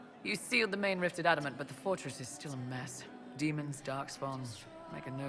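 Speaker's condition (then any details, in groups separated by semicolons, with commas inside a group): No condition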